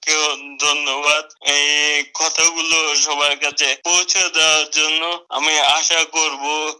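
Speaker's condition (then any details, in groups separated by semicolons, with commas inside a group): Motor neurone disease; progressive motor neuron degeneration, walking gradually lost, earlier walker and standard wheelchair, further free government equipment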